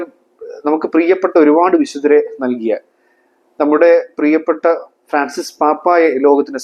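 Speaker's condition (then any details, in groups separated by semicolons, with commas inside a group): No condition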